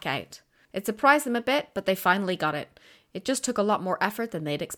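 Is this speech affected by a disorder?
No.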